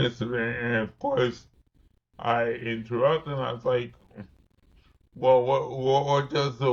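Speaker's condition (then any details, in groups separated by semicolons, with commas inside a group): Cerebral palsy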